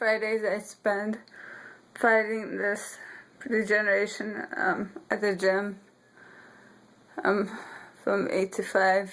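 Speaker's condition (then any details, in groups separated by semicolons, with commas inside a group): Dystonia with parkinsonism, severe; combined with parkinsonism, basal ganglia damage, foot contracture; progressive, fatigue, pain, foot surgery planned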